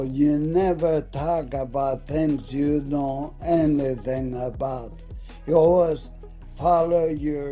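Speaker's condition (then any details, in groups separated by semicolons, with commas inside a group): ALS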